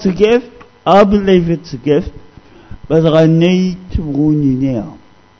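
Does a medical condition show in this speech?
Yes: cerebral palsy; cerebral palsy from being dropped in infancy while passed between relatives, discovered at age 2.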